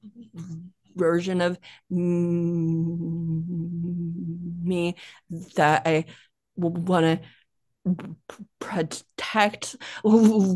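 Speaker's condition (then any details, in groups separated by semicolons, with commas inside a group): Stuttering; still stutters, no problems communicating at work, growing confidence; prolonged sounds, blocks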